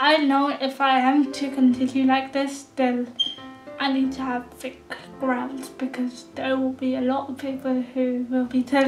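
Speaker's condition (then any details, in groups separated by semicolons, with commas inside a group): Cerebral palsy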